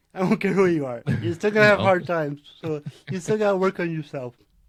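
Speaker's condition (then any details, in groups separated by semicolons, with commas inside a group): Cerebral palsy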